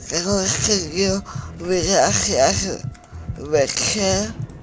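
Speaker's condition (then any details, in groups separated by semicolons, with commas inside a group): Cerebral palsy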